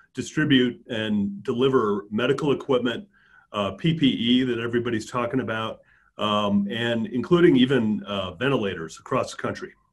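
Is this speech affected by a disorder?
No.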